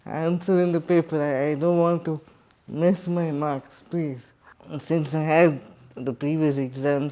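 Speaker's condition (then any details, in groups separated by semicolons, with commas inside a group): Cerebral palsy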